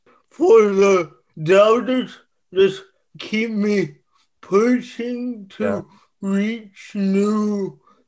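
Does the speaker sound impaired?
Yes: cerebral palsy; childhood physical therapy, therapist started lifting with ankle weights on dowel bar, therapy became weight training; ongoing gym workouts, reported to make cerebral palsy stronger.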